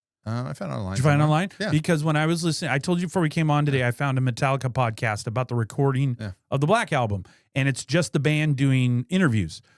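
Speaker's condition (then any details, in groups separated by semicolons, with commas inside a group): No condition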